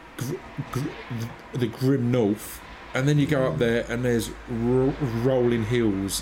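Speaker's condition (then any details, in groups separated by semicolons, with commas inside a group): Stutter; stutter since childhood, present at school, syllable tapping on leg taught by bassist with stutter; constantly reins in and controls stutter while talking, makes adaptions, stutter comes and goes; stutters on certain names like Dylan Moran, absent in songs, creeps in without beat, Alexa misunderstands; repeated sounds, prolonged sounds, blocks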